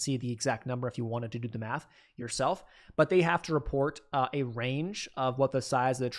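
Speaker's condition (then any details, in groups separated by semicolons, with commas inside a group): No condition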